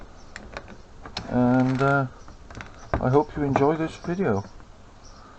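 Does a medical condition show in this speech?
No.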